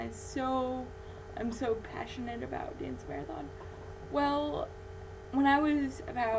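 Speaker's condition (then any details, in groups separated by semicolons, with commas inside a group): Cerebral palsy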